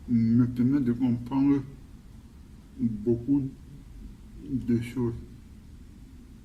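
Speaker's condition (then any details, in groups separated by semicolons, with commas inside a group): Cerebral palsy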